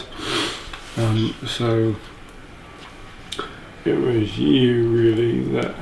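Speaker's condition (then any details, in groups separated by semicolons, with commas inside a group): Neuromuscular disease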